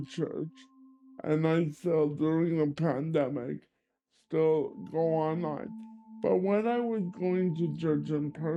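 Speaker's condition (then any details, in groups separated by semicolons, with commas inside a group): Cerebral palsy; limited hand dexterity; uses wheelchair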